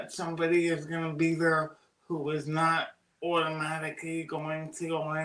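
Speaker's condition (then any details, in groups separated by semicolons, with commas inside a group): Cerebral palsy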